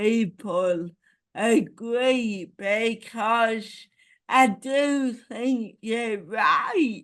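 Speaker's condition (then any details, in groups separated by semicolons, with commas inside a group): Cerebral palsy; ataxic type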